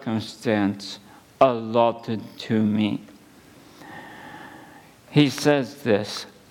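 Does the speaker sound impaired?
Yes: ALS; under neurologist care.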